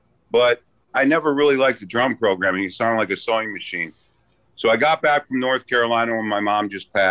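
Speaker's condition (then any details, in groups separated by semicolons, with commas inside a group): No condition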